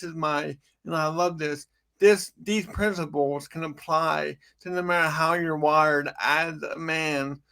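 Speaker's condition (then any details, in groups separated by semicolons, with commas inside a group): Cerebral palsy; from birth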